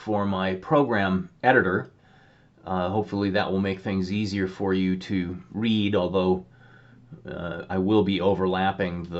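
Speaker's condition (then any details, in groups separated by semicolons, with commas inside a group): No condition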